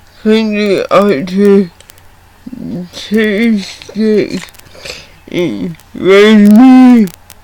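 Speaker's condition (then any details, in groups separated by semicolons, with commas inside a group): Cerebral palsy; slurred speech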